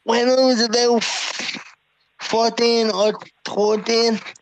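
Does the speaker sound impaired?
Yes: cerebral palsy; secondary scoliosis.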